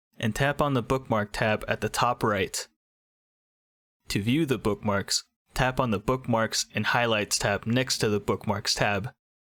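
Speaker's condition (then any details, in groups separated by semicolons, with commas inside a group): No condition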